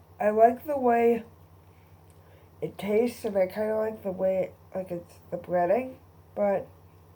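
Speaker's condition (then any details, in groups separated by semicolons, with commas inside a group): Cerebral palsy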